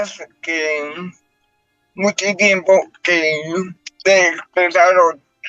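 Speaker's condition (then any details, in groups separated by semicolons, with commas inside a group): Cerebral palsy; congenital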